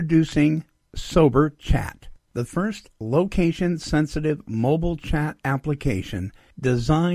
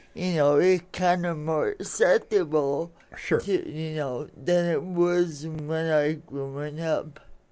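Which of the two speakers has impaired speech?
The second: cerebral palsy; from birth, affects speech and motor skills including hands.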